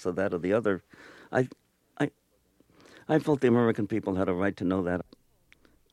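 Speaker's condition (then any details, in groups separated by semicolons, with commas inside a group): Stutter; stutter on and off through life; repeated words, blocks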